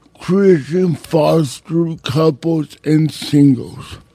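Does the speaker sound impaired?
Yes: cerebral palsy; congenital, uses a wheelchair, cannot write own name, able to drive a car; self-described as not having a radio voice, says not drunk.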